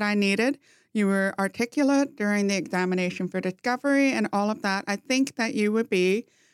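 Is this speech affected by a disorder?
Yes: profound hearing loss, congenital, bilateral; congenital profound hearing loss both ears.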